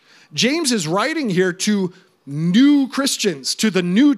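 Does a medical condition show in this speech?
No.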